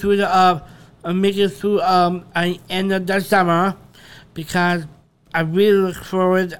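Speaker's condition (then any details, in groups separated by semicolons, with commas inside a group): Down syndrome; public speaker giving keynote and motivational talks, speaks English, few Spanish and French words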